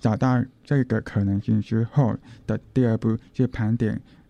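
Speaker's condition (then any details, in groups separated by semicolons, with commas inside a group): Hearing impairment; uses hearing aids; host hints hearing loss may be audible to listeners, says can speak well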